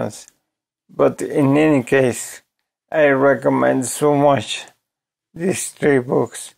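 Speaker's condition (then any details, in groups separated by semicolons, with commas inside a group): ALS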